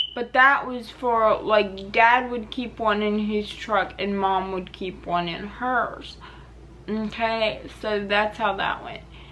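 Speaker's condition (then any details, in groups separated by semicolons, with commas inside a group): Cerebral palsy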